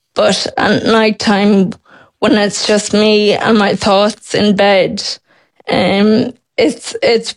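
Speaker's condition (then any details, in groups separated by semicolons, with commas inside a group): Friedreich's ataxia; symptoms late primary school, diagnosed 12 by professor King, Temple Street, three scoliosis spinal surgeries; age 28, fully wheelchair reliant, mild cardiomyopathy, fatigue, nightly burning foot nerve pain, Skyclarys not reimbursed; speech expected to disappear, synthetic voice expected, swallow worsening toward thickeners, breathing may need ventilator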